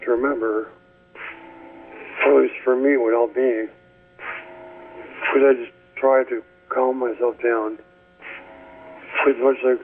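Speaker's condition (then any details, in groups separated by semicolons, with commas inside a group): ALS; speech getting worse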